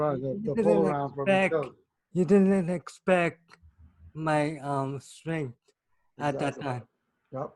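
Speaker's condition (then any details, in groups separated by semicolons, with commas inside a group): Cerebral palsy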